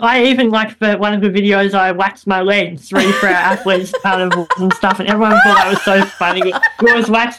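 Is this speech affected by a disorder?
Yes: bilateral cleft lip and palate; congenital bilateral cleft lip and palate, many operations from 3 months, hip bone graft, throat operation; as child squeaky, very airy, nasal voice, speech therapy through life, much improved since.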